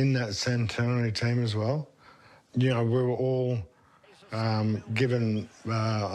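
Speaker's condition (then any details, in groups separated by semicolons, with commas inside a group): Motor neurone disease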